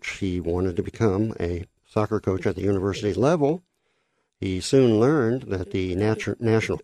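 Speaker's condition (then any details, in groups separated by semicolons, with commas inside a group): Cleft lip and palate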